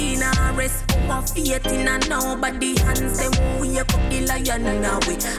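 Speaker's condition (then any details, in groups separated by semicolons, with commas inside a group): No condition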